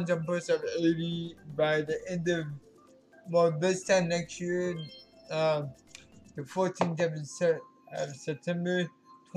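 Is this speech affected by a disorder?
Yes: cerebral palsy; affects legs.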